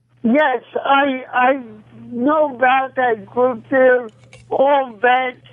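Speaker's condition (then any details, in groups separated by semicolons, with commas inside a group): Cerebral palsy; causes shaking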